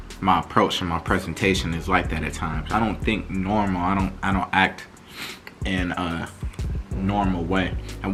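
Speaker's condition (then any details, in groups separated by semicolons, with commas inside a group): No condition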